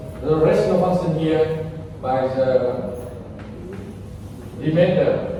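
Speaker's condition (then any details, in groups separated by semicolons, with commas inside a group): No condition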